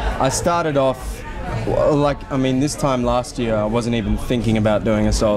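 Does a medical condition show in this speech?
No.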